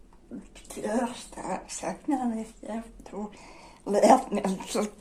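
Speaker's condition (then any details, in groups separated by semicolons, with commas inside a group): Dystonia; generalized dystonia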